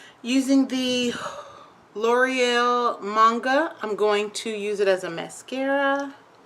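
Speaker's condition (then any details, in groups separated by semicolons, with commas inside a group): No condition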